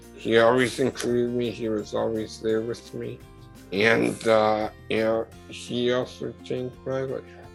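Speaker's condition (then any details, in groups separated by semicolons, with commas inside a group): Muscular dystrophy; wheelchair user; wheelchair since age 13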